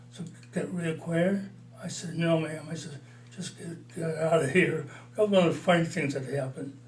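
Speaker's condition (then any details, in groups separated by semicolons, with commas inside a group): Parkinson's disease, mild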